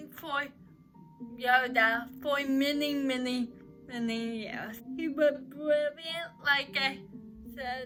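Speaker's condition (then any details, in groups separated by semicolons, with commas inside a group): Cerebral palsy; uses crutches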